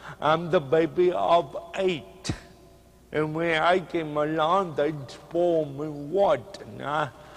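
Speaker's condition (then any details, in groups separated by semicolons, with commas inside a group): Cerebral palsy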